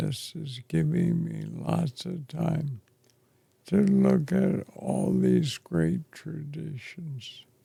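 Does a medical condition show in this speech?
Yes: ALS; affects chest and throat.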